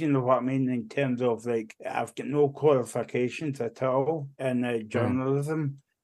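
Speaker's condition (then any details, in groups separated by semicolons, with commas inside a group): Cerebral palsy; school physio to walk unaided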